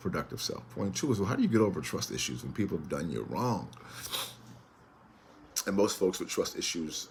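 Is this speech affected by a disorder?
No.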